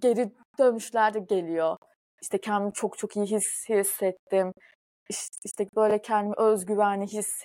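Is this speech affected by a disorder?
Yes: stuttering; stuttering present since at least age 14; heavy stutter, not an ordinary stutter, still so at recording; stutters a lot; here repeated sounds.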